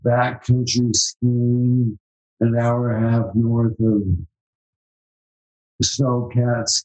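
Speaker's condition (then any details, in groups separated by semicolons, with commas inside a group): ALS; cramping, spasticity, fasciculations from about 5 years ago, onset age 53, throat worst, legs minimally affected; lost 12 to 39% breathing capacity, saliva into lungs, cough, stem cells, ozone IV, hyperbaric oxygen; slurred speech, lost deep resonating radio voice, throat badly affected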